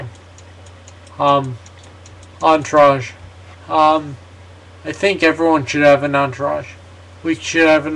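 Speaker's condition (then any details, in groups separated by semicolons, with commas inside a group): Multiple sclerosis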